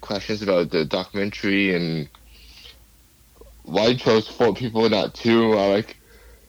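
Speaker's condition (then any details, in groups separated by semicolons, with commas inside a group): Cerebral palsy; adult, past speech therapy, rock band video game from mother used alongside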